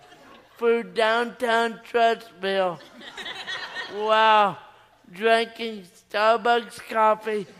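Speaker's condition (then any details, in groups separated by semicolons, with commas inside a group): Cerebral palsy; uses left hand only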